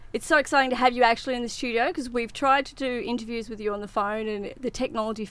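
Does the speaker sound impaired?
No.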